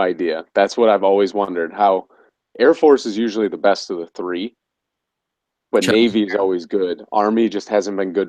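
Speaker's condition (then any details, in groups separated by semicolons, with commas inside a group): No condition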